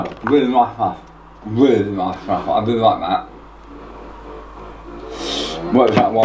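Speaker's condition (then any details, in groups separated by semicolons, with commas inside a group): Tongue cancer; half tongue removed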